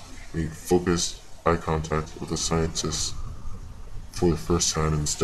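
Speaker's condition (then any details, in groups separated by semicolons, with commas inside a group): No condition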